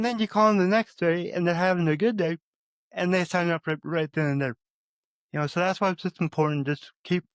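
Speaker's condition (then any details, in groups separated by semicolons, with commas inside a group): Cerebral palsy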